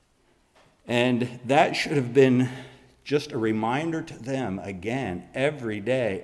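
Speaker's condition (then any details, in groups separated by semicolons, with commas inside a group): No condition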